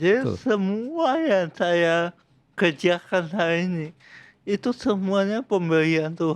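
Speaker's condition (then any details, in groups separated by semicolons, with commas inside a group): Cerebral palsy; from birth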